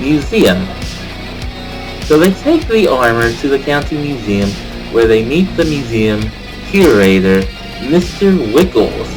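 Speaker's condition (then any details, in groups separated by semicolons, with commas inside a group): No condition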